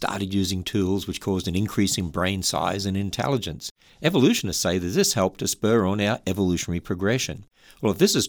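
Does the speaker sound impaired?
No.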